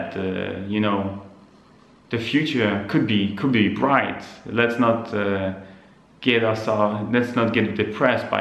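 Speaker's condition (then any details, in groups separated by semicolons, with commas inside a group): No condition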